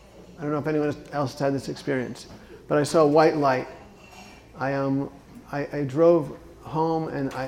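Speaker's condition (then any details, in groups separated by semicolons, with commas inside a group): Parkinson's disease; left foot dystonia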